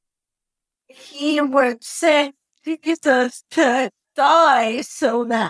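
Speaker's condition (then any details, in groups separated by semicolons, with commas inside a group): Cerebral palsy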